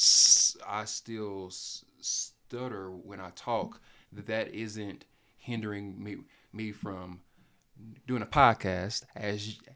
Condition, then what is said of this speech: Stuttering. And so even though I still stutter when I talk, that isn't hindering me from doing a